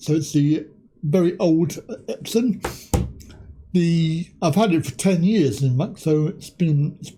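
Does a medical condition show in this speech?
Yes: cerebral palsy.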